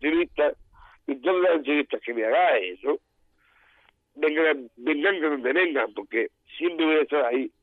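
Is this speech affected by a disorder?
Yes: Down syndrome; genetic, extra chromosome.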